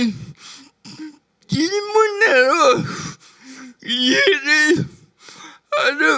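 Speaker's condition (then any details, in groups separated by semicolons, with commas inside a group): Brain lesion disability grade 1, severe; slurred, unclear pronunciation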